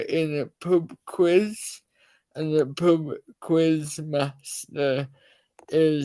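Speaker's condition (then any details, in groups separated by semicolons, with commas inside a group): Cerebral palsy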